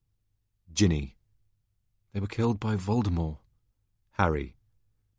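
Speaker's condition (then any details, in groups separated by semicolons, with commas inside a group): No condition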